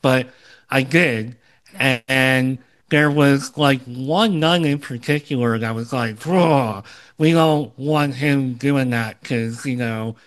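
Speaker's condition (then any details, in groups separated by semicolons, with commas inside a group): Cleft lip and palate, Opitz G/BBB syndrome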